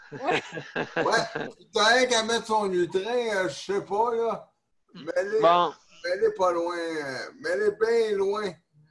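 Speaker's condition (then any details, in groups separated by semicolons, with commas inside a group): Neonatal cerebral palsy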